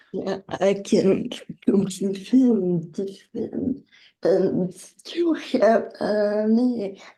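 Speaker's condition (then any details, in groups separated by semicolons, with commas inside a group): Generalized dystonia; generalized, leg weakness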